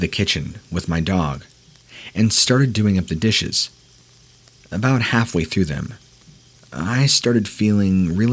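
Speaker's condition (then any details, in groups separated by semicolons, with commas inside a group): No condition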